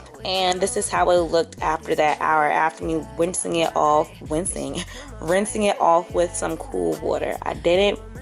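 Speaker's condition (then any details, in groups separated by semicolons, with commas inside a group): No condition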